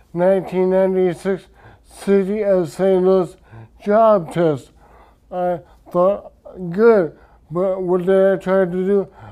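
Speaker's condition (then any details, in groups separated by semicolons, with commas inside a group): Traumatic brain injury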